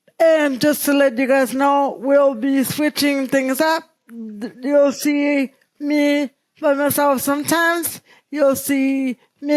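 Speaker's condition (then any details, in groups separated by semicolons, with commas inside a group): Cerebral palsy; present from birth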